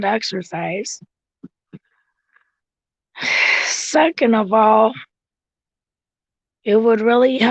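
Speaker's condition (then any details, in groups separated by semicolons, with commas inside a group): Cerebral palsy; affects walking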